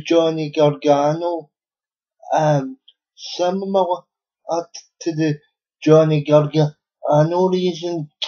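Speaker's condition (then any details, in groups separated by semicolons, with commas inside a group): Cerebral palsy; unable to walk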